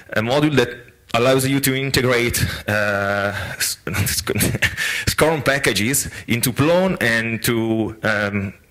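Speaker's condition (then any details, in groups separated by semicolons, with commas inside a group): No condition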